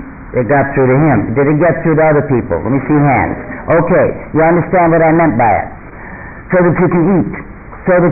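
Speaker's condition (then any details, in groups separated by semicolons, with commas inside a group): No condition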